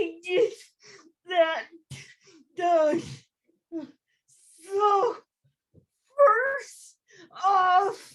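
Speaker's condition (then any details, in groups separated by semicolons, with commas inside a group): Cerebral palsy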